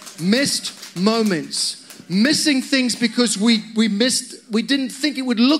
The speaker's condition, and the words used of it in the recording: No condition.